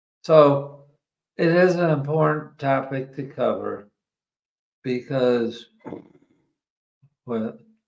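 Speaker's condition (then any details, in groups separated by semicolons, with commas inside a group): ALS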